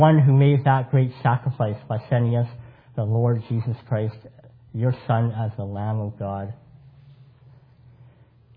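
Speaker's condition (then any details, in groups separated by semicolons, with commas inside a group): Cleft palate; congenital cleft palate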